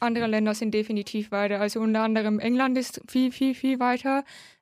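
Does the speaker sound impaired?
Yes: hard of hearing since birth; congenital severe hearing loss, left cochlear implant since age nine.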